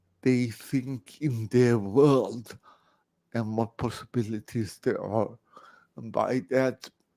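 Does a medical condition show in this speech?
Yes: cerebral palsy; present from birth.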